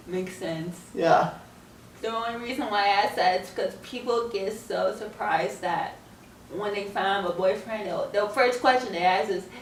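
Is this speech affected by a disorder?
Yes: cerebral palsy.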